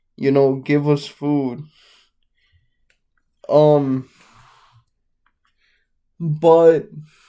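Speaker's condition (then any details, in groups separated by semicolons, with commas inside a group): Cerebral palsy, mixed, mild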